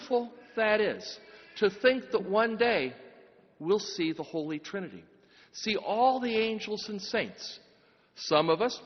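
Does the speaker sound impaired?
No.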